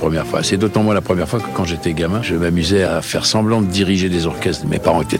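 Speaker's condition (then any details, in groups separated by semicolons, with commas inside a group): No condition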